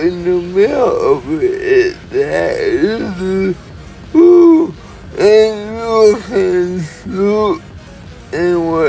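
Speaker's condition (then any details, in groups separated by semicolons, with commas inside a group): Cerebral palsy; one hand affected; atypical speech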